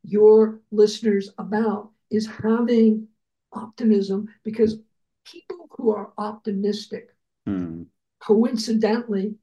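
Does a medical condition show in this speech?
Yes: aphasia after stroke; aphasia after two massive strokes and heart failure in 2008, implantable defibrillator about 16 years, later heart transplant; some residual aphasia, meditation and breathing exercises morning and night; could not speak for about a year and a half, some aphasia remains despite effort.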